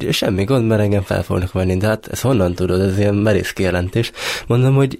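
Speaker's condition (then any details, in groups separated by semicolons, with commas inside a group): No condition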